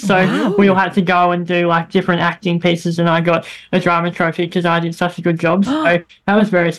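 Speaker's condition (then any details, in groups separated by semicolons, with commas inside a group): Bilateral cleft lip and palate; congenital, first operation at 3 months, many operations, braces before hip-to-mouth bone graft, throat operation, lifelong speech therapy; speech greatly improved after years of speech therapy; as child hard to understand, squeaky, very airy, nasal voice, speech hindered drama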